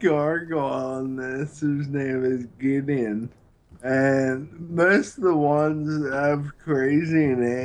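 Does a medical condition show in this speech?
Yes: Friedreich's ataxia; degenerative neurological disease, diagnosed around age 16, affects balance, coordination and heart, no cure or treatments.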